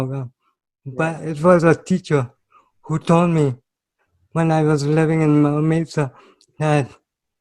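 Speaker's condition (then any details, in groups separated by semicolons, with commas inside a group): Cerebral palsy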